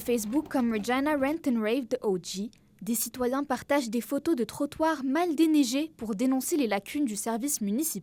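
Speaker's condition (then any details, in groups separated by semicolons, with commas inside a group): No condition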